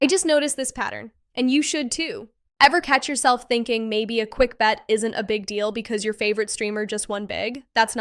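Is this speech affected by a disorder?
No.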